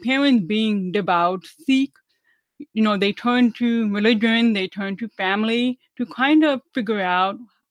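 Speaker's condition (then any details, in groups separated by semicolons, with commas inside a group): Deafness; deaf woman, about 25 years passing as hearing, about ten years of speech therapy; speaks well after about ten years of speech therapy, relearned how to speak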